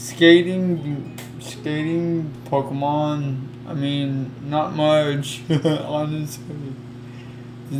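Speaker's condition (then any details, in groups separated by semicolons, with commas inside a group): Cerebral palsy; affects legs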